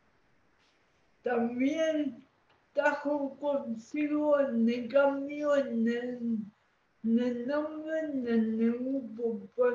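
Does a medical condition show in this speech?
Yes: cerebral palsy.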